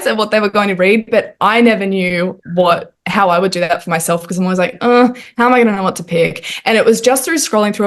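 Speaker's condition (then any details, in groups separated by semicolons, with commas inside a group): No condition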